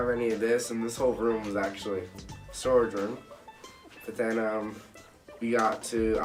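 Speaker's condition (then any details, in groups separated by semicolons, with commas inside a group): No condition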